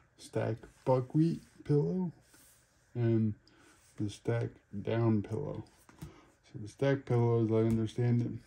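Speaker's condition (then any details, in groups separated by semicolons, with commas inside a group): Cerebral palsy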